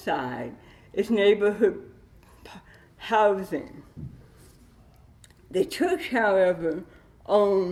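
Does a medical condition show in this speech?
Yes: cerebral palsy with dystonia.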